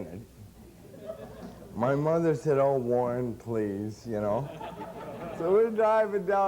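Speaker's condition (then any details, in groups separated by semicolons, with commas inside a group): Cerebral palsy; since birth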